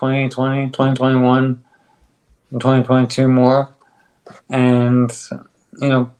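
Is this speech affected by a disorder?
Yes: ALS; on drug, stronger bite, speaks better.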